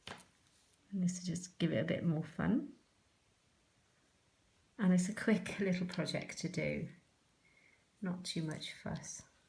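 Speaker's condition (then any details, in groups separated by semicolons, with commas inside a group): No condition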